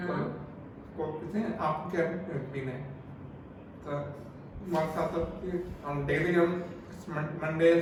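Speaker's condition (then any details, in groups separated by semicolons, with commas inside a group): Cerebral palsy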